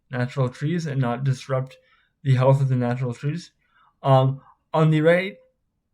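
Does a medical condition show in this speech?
Yes: spastic cerebral palsy.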